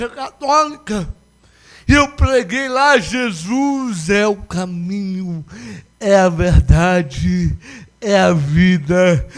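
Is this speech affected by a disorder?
Yes: cerebral palsy.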